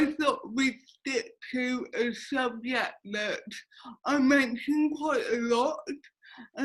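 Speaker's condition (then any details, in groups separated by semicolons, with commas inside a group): Cerebral palsy; affects speech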